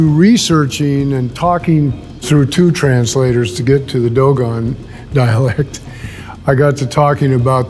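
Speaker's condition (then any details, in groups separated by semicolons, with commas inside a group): No condition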